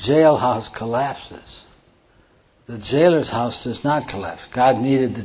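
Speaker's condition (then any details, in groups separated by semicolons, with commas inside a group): Parkinson's; hand tremor during talk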